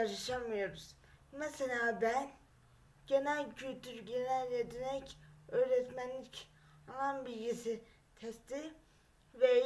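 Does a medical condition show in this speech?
Yes: cerebral palsy.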